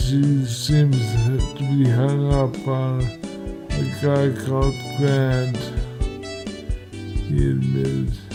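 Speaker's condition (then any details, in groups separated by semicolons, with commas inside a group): Multiple sclerosis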